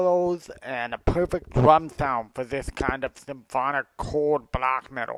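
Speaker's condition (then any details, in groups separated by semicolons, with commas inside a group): Cerebral palsy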